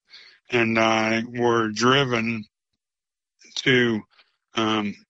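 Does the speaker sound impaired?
Yes: ALS; ALS (motor neuron disease), diagnosed nearly three years earlier; slower progression.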